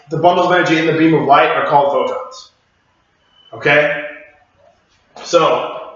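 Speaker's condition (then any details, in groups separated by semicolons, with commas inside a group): No condition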